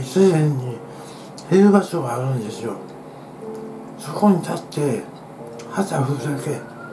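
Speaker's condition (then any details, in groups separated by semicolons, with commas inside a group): Tongue cancer, partial glossectomy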